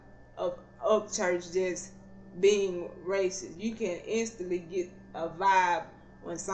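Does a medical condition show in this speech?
Yes: cerebral palsy; not paralyzed, can stand.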